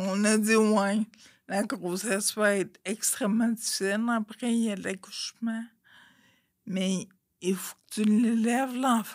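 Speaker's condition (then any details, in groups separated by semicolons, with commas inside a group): Friedreich's ataxia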